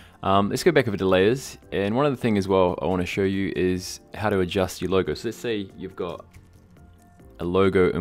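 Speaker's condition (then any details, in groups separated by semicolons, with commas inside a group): No condition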